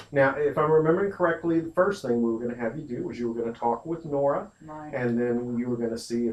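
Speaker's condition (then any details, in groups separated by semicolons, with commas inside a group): No condition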